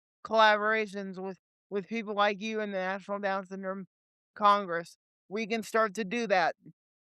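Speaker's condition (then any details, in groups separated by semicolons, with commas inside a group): Cerebral palsy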